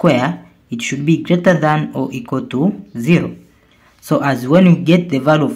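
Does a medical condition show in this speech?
No.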